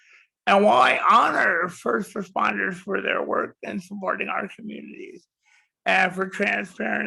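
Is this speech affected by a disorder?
Yes: cerebral palsy.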